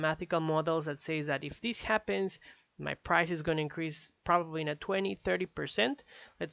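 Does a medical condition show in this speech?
No.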